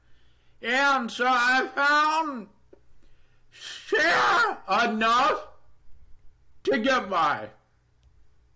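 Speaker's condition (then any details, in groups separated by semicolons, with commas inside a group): Deafness, Neurofibromatosis Type 2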